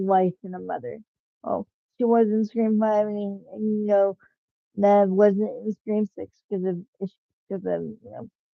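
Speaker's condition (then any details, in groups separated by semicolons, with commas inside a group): Cerebral palsy, spastic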